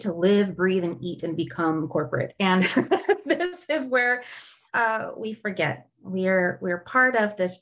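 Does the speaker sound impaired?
No.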